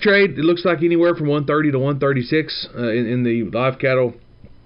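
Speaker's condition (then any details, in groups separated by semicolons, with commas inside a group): No condition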